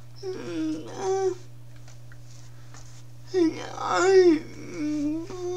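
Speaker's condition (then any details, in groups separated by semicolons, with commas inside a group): Cerebral palsy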